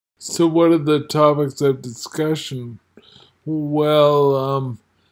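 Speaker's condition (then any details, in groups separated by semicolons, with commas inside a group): Multiple sclerosis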